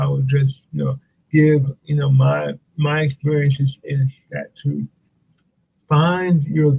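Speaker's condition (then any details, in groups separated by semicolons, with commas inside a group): Cerebral palsy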